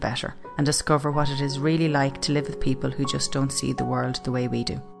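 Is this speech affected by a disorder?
No.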